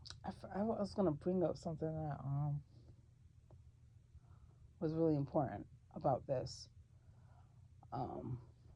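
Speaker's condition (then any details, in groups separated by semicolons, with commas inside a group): No condition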